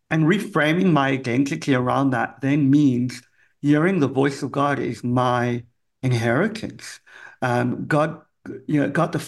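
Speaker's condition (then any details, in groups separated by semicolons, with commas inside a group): Cleft palate; severe speech impediment as a kid, cleft palate impacts ability to speak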